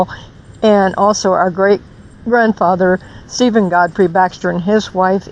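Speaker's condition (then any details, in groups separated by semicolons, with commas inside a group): No condition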